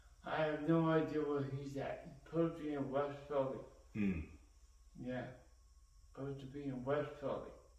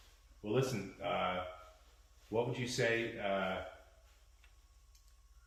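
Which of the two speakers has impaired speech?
The first: cerebral palsy; cerebral palsy, congenital, diagnosed around age six; visible tremors, medication reduced shaking.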